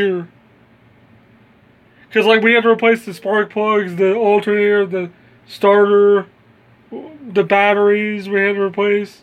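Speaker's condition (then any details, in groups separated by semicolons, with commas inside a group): Cerebral palsy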